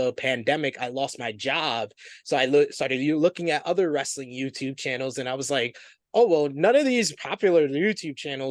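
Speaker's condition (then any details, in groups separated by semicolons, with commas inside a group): No condition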